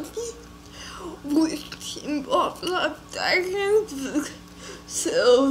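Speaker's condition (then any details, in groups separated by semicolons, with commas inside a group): Cerebral palsy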